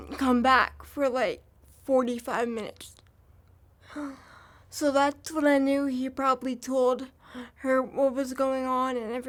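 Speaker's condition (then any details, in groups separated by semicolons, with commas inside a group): Cerebral palsy; from birth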